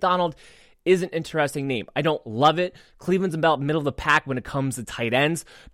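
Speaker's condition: No condition

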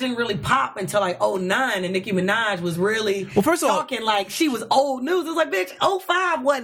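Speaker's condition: No condition

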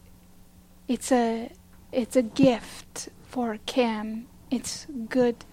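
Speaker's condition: Aphasia after stroke; aphasia caused by stroke; member of Stroke Comeback Center, Vienna, Virginia

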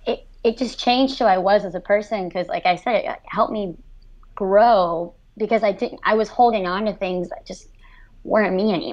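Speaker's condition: Cleft lip and palate, severe

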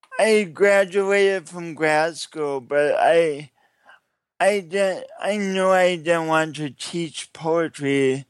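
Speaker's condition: Cerebral palsy; speech impediment, distinctive one-of-a-kind accent-like speech, audible throughout recording

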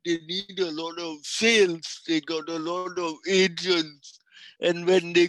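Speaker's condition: Cerebral palsy; from birth, breech birth complications, affects walking, speech and coordination, not mentally affected, no cure

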